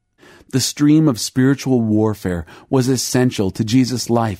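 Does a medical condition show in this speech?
No.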